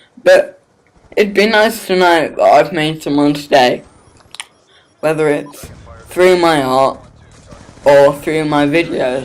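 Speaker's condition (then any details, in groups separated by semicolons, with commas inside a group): Cerebral palsy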